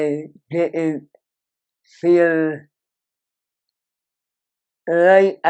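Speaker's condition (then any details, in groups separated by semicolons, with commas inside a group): Moebius syndrome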